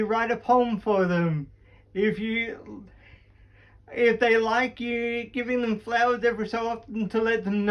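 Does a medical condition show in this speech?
Yes: cerebral palsy.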